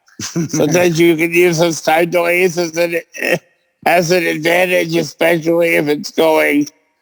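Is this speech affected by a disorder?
Yes: cerebral palsy; present since birth.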